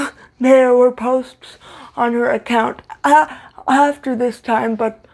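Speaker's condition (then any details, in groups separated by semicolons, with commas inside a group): Cerebral palsy, severe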